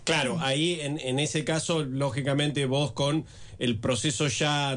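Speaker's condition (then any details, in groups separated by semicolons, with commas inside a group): No condition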